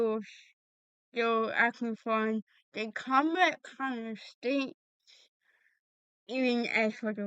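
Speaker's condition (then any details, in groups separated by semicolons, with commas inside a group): Cerebral palsy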